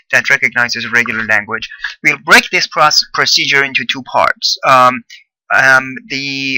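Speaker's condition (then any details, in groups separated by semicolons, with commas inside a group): No condition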